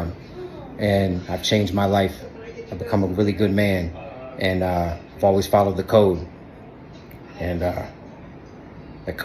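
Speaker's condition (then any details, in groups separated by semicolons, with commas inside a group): No condition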